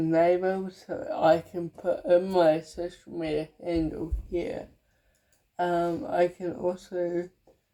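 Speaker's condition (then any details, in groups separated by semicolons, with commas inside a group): Cerebral palsy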